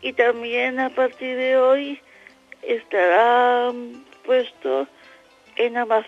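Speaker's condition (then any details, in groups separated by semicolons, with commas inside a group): Cerebral palsy; infantile onset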